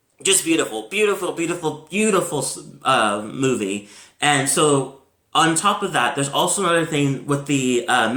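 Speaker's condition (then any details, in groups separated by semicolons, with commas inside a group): No condition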